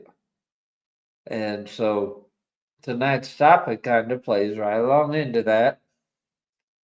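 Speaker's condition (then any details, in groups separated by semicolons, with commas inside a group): ALS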